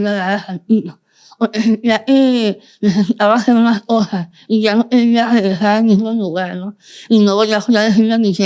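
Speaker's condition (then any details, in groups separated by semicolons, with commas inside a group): Moebius syndrome, congenital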